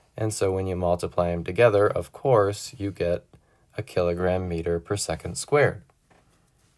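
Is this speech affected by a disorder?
No.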